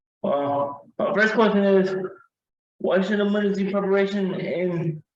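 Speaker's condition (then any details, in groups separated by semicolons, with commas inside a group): Cerebral palsy, severe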